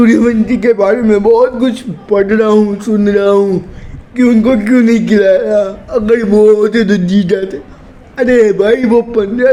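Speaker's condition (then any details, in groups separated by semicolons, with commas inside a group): Cerebral palsy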